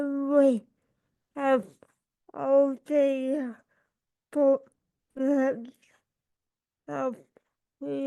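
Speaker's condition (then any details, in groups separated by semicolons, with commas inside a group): Cerebral palsy; from birth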